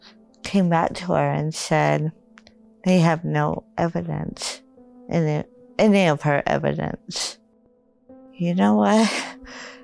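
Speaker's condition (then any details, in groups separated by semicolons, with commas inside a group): Cerebral palsy; mild cerebral palsy, affects motor skills, coordination sometimes, speech therapy until high school, one-on-one school help; affects voice and speech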